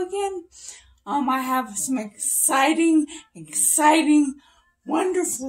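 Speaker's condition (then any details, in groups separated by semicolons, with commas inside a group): Brain injury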